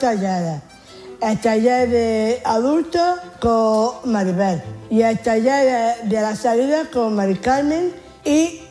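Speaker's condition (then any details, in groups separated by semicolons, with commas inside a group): Down syndrome; congenital, age 53, ageing adult; in Activa active ageing program at Asalsido Down Almería, language workshop with Maribel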